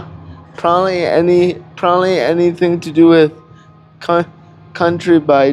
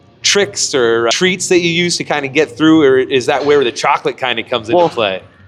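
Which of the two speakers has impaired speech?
The first: cerebral palsy; cannot walk.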